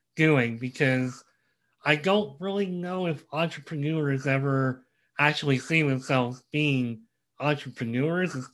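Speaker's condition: Cleft lip and palate; congenital

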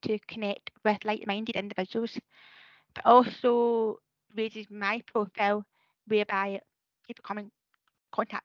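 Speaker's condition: Deafness; hearing impairment with visual impairment, uses communication support workers, uses visual impairment software; hearing impairment sometimes affects speech, sometimes talks too fast, unsure how loud or quiet

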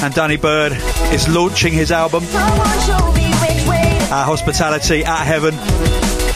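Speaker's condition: No condition

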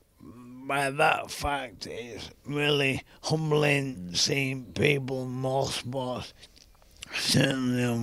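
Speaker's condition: ALS (motor neurone disease); young onset, speech affected first, voice worsened rapidly

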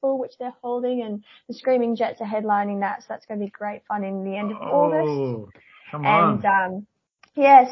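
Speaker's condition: Cleft palate; protecting voice

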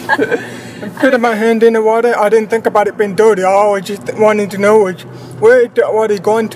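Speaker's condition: Deafblindness; no early speech, speech pathologist Vicky, felt lips and throat, speaking at seven, initially unclear

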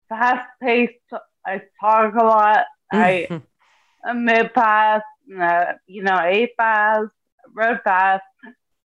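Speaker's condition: Ataxia; stroke during benign brainstem tumor surgery at 26, right side numb, wheelchair one year; 5 years since onset, still shakes but much less, movement training for neuroplasticity, rock climbing; had speech, physical and occupational therapy

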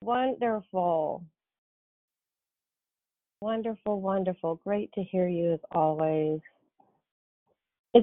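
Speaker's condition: No condition

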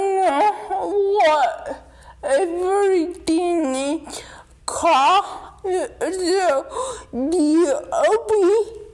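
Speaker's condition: Dystonia; wheelchair user

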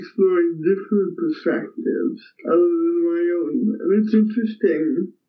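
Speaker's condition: Cerebral palsy; affects walking and balance

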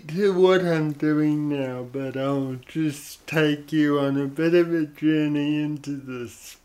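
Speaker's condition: Cerebral palsy; odd sort of voice

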